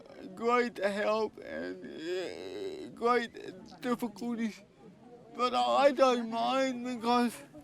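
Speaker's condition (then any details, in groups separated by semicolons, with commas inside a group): Cerebral palsy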